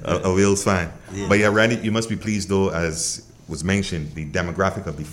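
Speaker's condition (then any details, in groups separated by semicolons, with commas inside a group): No condition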